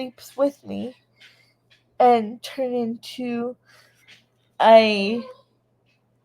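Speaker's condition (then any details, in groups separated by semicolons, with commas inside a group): Cerebral palsy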